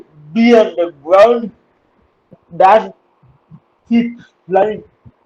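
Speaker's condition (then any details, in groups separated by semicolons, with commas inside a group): Cerebral palsy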